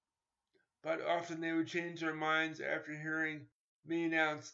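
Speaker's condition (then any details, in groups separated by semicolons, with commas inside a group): Cerebral palsy; stroller in early childhood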